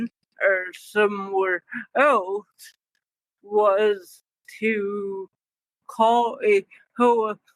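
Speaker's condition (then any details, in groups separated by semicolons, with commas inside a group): Cerebral palsy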